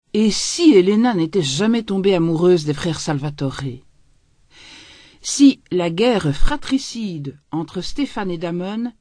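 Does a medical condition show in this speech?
No.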